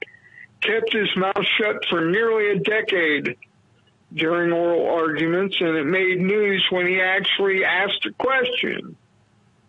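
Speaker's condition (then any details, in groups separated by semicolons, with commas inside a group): Cerebral palsy; month in incubator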